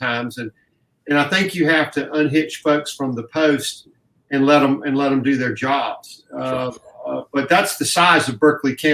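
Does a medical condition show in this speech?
No.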